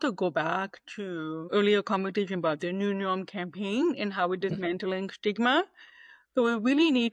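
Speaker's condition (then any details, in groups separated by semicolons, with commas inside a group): Deafness, 98% hearing loss; deaf since childhood, no cochlear implant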